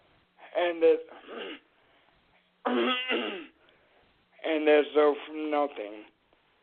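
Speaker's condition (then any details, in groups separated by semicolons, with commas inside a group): Cerebral palsy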